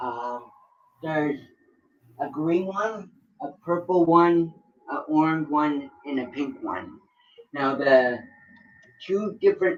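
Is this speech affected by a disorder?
Yes: cerebral palsy.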